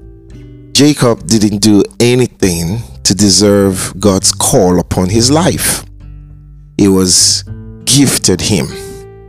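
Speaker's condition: No condition

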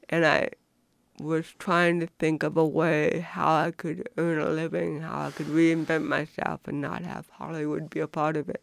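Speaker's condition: Cerebral palsy; affects way of talking, intentionally speaks as well as possible, grammatically correct

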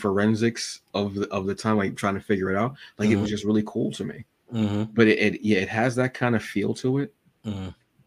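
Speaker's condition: No condition

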